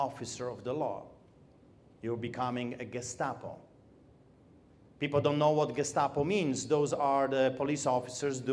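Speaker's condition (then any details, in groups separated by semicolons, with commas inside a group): No condition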